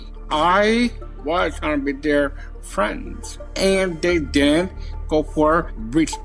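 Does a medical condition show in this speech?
Yes: Down syndrome; genetic, extra copy of chromosome 21, known before age three; stutters when unsure what to say next, no stutter when acting from script.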